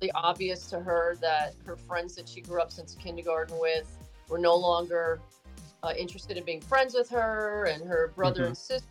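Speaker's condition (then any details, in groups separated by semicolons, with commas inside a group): No condition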